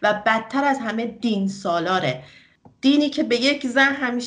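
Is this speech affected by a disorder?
No.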